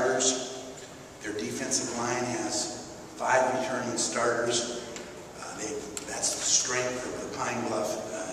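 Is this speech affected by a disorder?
No.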